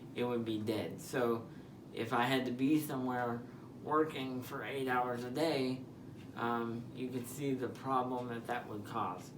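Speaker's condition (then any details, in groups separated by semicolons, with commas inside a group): Spastic diplegia cerebral palsy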